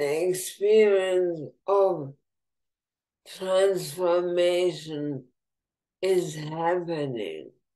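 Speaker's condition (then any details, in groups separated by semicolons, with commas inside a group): ALS, bulbar form, bulbar onset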